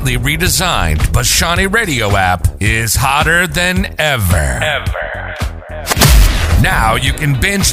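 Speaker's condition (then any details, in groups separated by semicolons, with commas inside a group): No condition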